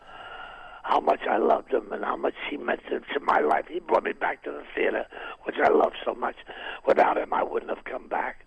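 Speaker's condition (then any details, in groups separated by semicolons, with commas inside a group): Throat cancer, vocal cord removed, partial laryngectomy, right vocal cord removed; years after laryngeal surgery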